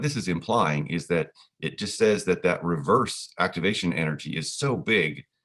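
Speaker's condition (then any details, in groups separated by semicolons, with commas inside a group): No condition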